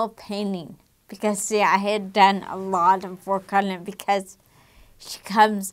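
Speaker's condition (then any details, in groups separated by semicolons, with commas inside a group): Damaged diaphragm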